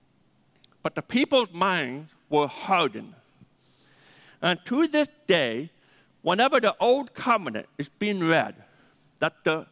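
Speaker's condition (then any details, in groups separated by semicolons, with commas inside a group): Deafness; 80% deaf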